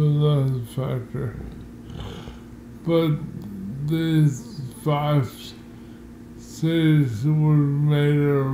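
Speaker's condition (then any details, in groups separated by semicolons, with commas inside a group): Multiple sclerosis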